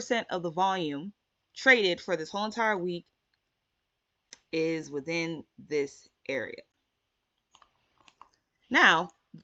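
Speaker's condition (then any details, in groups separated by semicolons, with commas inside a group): No condition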